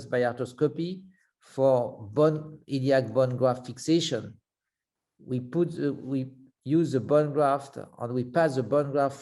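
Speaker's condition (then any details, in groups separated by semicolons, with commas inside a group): No condition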